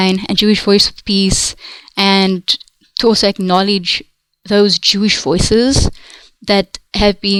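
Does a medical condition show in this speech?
No.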